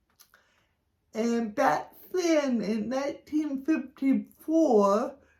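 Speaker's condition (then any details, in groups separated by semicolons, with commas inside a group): Cerebral palsy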